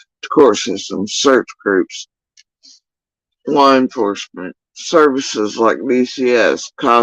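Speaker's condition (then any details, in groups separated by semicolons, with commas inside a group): Facial paralysis after surgery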